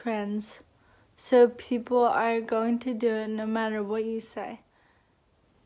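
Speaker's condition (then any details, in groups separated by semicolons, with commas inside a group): Cerebral palsy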